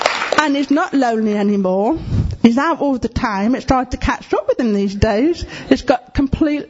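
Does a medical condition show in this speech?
Yes: deafness; relies on lip reading, needs to see speaker's face.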